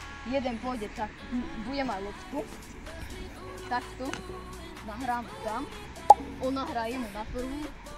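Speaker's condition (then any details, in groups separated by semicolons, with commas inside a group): No condition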